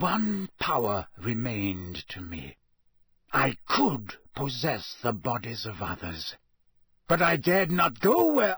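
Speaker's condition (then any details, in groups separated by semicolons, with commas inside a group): No condition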